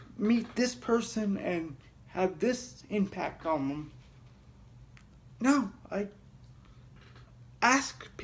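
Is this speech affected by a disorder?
Yes: cerebral palsy.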